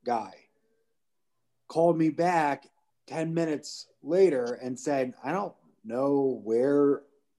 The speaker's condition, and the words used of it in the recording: Aphasia. I'm like, no, this is where I live, not the other. And so, like, that's, I thought I said DeCoverly, but obviously I didn't.